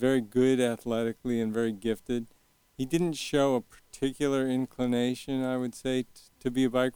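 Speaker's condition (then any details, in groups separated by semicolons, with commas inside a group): Young onset Parkinson's disease; Medtronic deep brain stimulation device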